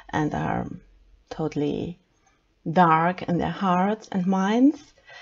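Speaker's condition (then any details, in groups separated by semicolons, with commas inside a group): No condition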